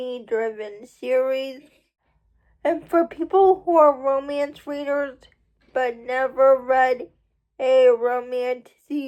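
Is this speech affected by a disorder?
Yes: cerebral palsy; uses wheelchair.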